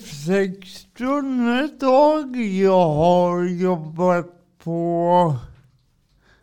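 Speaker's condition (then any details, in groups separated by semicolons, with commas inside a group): Cerebral palsy; drives adapted car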